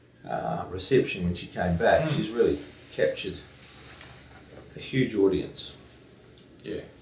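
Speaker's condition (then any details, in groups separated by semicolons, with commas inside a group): No condition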